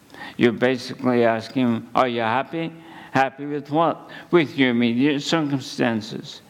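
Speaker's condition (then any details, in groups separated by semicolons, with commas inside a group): ALS; at least a couple of months since diagnosis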